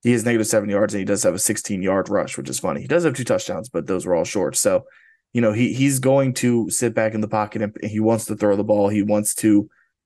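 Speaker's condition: No condition

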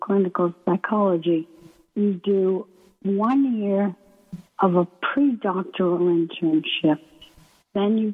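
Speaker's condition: ALS; first symptoms subtle in right foot, onset during pre-doctoral internship at VA, wheelchair user, transfer board; about three years since onset, two since diagnosis, can no longer transfer self; weak breathing muscles, hard to speak, may sound weak or unclear, paces speech with breathing, slowing, pausing

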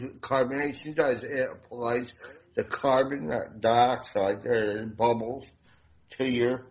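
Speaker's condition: Damaged voice box; limits meeting people

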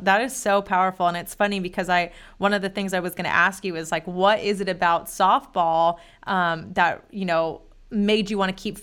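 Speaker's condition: No condition

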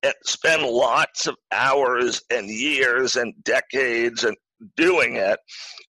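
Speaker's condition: Spasmodic dysphonia; voice weakened

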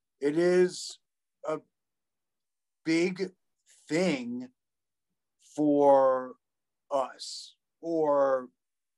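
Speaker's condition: Aphasia; aphasia after an accident, persistent, not expected to go away; attends Stroke Comeback Center, working to improve talking; words often don't come out when trying to speak

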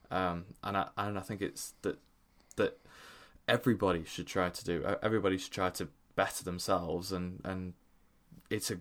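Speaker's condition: Stammer; stammer since childhood, before age 10 or 11 could barely string a sentence together; much improved over years through confidence-building experiences; pauses and repetitions edited out of own podcast, possibly from stammer; repeated sounds

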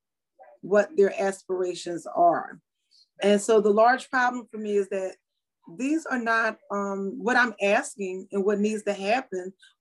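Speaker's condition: No condition

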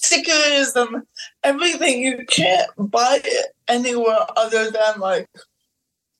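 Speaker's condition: Cerebral palsy; physical disability

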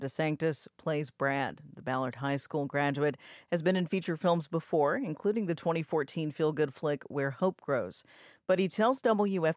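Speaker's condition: No condition

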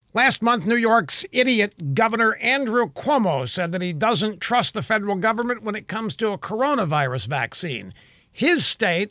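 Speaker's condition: No condition

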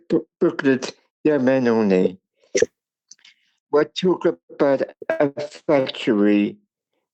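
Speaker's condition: Cerebral palsy; wheelchair user since age 28

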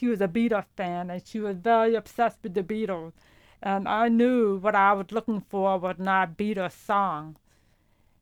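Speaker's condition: Profound deafness; hears vowels but not consonants, uses hearing aids, no vibration felt; hears music, voices, horn, piano, guitar, headphones too quiet, feedback over hearing aids

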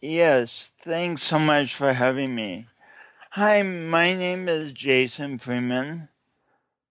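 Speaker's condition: Cerebral palsy; speech impediment developed while growing

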